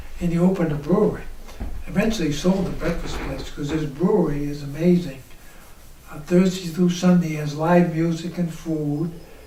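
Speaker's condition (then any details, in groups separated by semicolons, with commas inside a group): ALS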